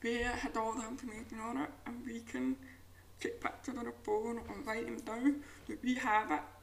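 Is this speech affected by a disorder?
Yes: profound deafness; present since birth, struggled with hearing before implant; cochlear implant two years ago, now hears many previously unheard sounds; unsure whether speech clear enough to understand, captions provided for accessibility.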